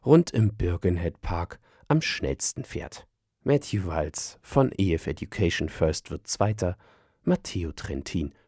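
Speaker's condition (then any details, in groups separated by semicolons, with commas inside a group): No condition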